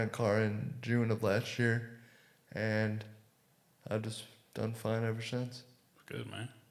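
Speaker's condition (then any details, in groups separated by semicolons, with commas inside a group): Cerebral palsy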